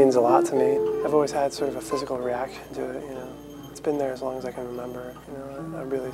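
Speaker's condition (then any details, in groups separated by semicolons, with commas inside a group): No condition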